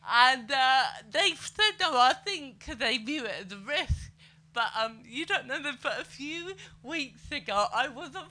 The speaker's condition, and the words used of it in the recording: Cerebral palsy. Character in my sitcom could actually speak and move, which may have been a problem.